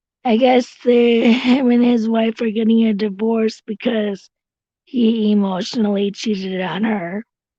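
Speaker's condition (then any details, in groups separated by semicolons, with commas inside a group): Cerebral palsy; tracheotomy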